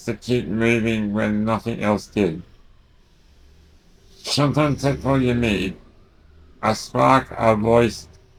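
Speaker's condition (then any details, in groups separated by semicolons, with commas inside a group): Duchenne muscular dystrophy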